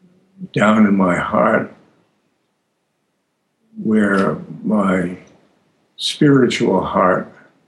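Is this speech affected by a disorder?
Yes: aphasia after stroke; aphasia caused by stroke; words come out slowly, long silences, harder to weave complex stories, formerly gifted orator.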